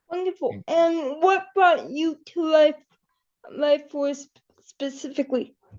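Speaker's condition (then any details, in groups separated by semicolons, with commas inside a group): Cerebral palsy; able to articulate and speak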